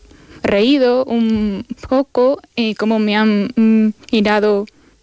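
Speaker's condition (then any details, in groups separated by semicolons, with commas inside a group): Stuttering (disfemia); onset around age five, blocking when speaking grew more noticeable while growing up, persisting into adulthood; prolonged sounds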